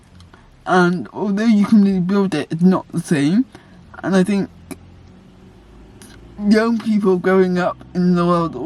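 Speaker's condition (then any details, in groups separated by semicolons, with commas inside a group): Cerebral palsy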